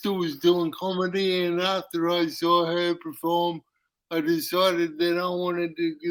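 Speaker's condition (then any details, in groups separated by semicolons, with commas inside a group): Cerebral palsy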